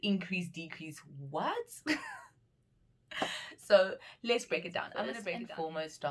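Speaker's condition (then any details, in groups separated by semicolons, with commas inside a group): No condition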